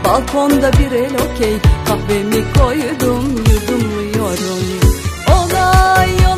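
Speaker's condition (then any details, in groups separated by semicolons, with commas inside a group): No condition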